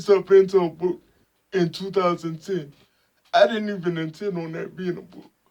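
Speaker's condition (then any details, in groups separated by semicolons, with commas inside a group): Spastic quadriplegic cerebral palsy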